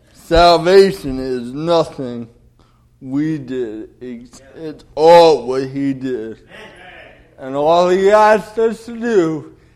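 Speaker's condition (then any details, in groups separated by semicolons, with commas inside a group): Cerebral palsy; delayed development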